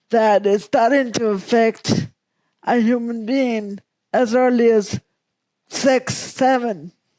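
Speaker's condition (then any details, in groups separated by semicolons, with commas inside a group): Cerebral palsy; present from birth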